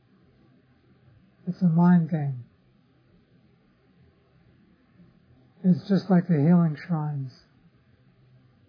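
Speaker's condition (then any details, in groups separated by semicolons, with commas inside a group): Parkinson's disease; others offer remedies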